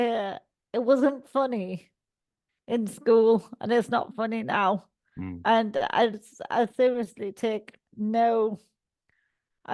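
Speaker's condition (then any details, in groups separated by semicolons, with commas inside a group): Cerebral palsy; speech sometimes slurred when tired or nervous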